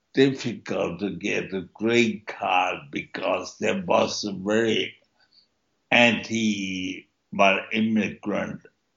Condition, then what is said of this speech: Stroke. And I mean, you still can hear it that I have a speech impediment, but in my case, it's uh, because I'm on the right side of my body.